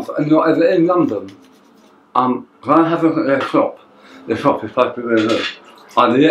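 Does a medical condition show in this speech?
Yes: tongue cancer; half tongue removed.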